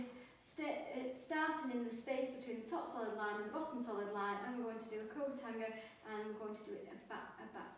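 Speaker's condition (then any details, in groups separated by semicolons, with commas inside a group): No condition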